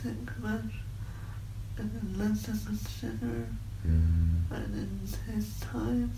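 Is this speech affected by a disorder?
Yes: cerebral palsy; lifelong, grew up in residential setting with other disabled children, uses wheelchair; voice sounds a bit off-center.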